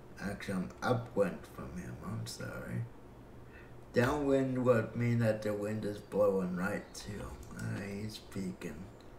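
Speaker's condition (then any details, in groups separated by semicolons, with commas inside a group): Cerebral palsy; breathing fine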